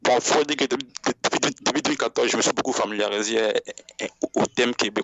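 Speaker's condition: Stuttering; attributed to trauma from much violence in childhood, hypersensitive as a boy; currently stutters; repeated sounds

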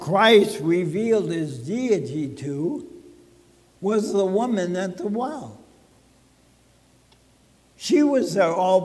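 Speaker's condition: ALS (Lou Gehrig's disease); speech may sound drunk to newcomers, soft voice, limited breath

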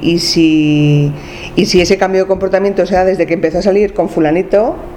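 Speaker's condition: No condition

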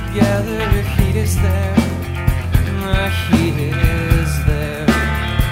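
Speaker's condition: No condition

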